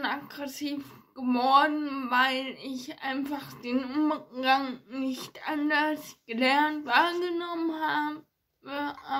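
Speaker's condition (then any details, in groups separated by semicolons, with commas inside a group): Ataxia; ataxia affecting hands and fingers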